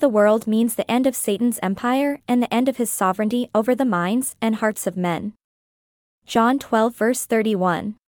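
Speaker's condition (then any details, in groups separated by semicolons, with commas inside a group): No condition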